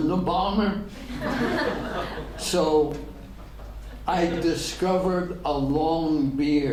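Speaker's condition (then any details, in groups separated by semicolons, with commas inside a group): ALS; degenerative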